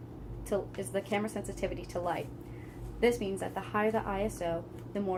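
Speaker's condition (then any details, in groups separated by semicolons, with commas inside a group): No condition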